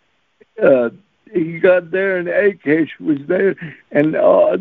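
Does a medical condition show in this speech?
Yes: cerebral palsy; since birth.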